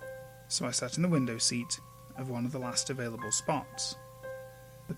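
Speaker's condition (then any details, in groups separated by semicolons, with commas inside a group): No condition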